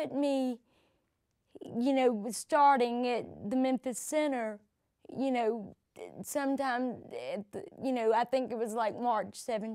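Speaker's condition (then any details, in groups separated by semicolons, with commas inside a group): Cerebral palsy; from birth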